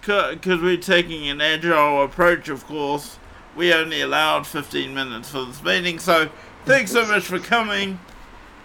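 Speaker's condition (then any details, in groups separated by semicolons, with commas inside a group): Cerebral palsy; morphine not allowed after it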